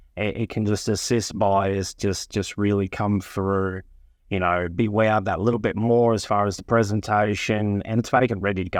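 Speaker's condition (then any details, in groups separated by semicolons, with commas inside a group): No condition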